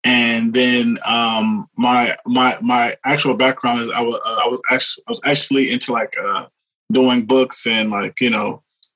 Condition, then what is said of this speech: Stuttering. Excuse me, I stutter, by the way, so that's gonna happen a lot.